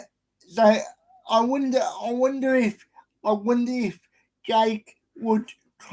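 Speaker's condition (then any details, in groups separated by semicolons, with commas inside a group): Cerebral palsy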